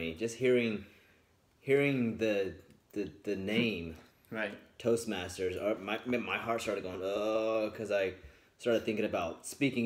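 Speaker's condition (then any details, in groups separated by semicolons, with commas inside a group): No condition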